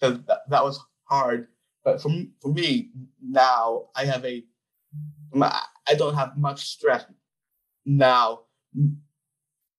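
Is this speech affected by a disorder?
Yes: Down syndrome; 25-year-old man; described as very articulate in giving details, public speaker, gave TEDx talk, hosts own podcast.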